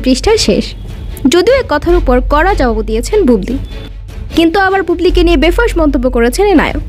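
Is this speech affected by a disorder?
No.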